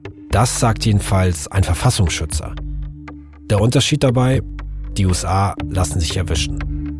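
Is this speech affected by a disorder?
No.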